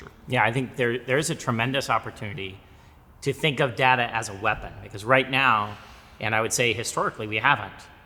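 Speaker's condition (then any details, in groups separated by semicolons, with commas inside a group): No condition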